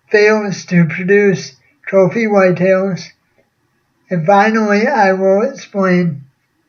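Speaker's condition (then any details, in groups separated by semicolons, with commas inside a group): Cerebral palsy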